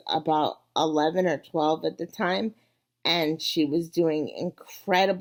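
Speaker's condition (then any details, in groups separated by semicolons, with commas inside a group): Cerebral palsy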